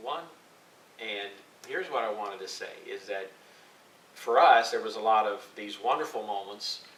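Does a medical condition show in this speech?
No.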